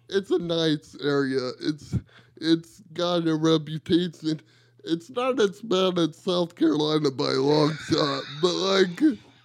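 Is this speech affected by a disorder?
Yes: cerebral palsy; wheelchair user.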